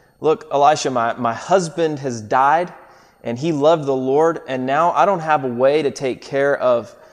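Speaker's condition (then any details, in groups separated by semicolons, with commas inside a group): No condition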